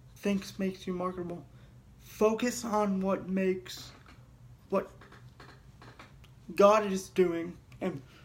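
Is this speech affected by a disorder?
Yes: cerebral palsy.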